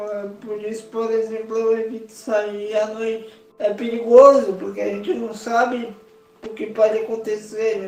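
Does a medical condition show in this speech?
Yes: quadriplegic cerebral palsy.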